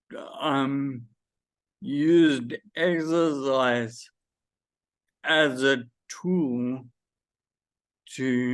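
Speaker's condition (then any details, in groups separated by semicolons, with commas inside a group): Friedreich's ataxia; does voice exercises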